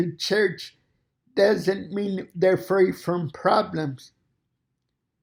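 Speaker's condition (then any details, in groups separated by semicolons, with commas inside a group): Cerebral palsy; fine motor impairment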